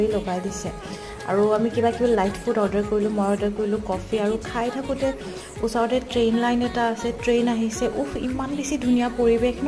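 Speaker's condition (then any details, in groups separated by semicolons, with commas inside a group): No condition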